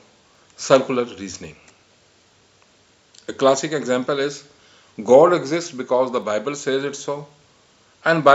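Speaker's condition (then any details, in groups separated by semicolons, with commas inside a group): No condition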